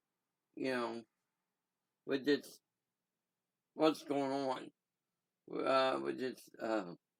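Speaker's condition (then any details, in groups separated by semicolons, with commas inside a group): Cerebral palsy; voice sound affected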